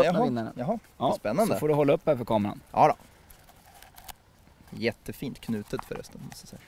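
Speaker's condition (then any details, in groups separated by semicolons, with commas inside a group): No condition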